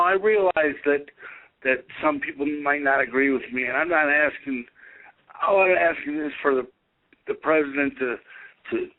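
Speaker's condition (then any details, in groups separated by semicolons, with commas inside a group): Cerebral palsy; able to speak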